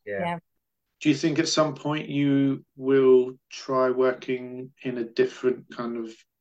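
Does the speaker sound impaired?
Yes: stammer; childhood onset, persisting into adulthood, unchanged since childhood, avoided talking much when younger, member of Jersey Stammering Support Group; no longer lets stammer stop speaking, come to terms with it; disfluent same way as in childhood, neither better nor worse; here prolonged sounds.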